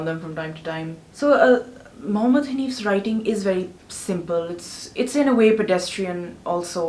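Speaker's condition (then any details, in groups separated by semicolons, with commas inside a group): No condition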